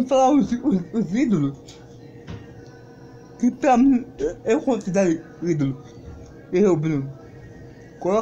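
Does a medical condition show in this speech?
Yes: cerebral palsy.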